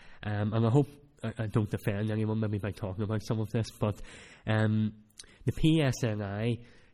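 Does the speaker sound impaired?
Yes: cleft palate; speech not that clear at times.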